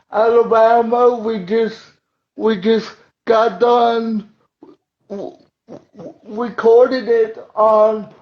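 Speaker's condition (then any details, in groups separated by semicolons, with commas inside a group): Cerebral palsy; uses wheelchair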